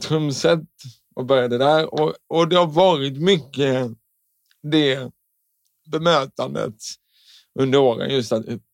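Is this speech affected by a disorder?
Yes: cerebral palsy; paralysis, constant muscle tension, shorter tight muscles, stiff in childhood, hip slightly crooked, left leg turns inward, gait differs; speech impediment, sounds not quite like others, speech therapy in childhood.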